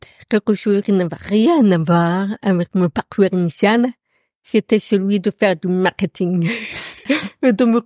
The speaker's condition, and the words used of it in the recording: Deafness. Alors que j'ai une surdité profonde, tout le monde entend bien qu'avec ma surdité, il y a un accent.